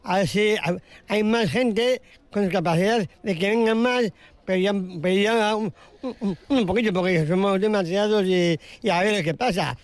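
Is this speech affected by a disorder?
Yes: Down syndrome.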